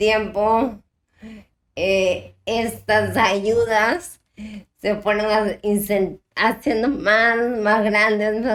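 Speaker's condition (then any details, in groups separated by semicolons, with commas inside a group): Ataxia type 1; speaking and pronunciation problems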